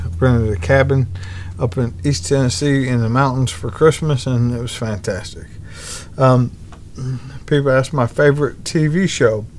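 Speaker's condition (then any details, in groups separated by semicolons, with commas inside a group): ALS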